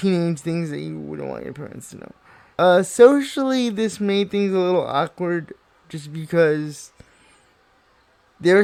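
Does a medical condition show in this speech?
Yes: cerebral palsy.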